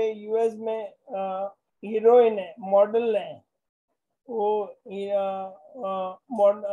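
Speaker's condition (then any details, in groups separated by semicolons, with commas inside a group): Motor neurone disease; voice strong and loud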